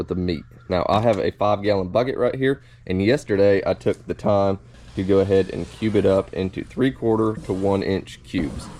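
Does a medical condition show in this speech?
No.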